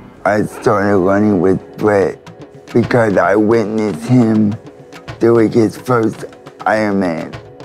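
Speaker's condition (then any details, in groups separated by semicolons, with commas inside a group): Cerebral palsy; relies on caretakers for mobility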